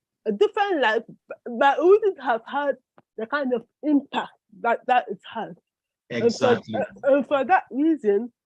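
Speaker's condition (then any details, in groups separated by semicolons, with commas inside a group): Cerebral palsy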